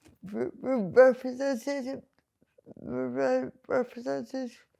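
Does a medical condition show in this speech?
Yes: cerebral palsy; speech not always understood.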